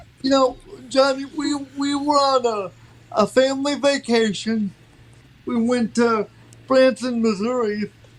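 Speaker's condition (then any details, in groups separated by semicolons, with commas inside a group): Cerebral palsy; from birth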